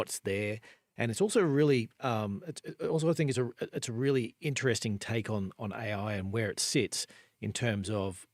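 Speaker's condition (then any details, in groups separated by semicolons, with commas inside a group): No condition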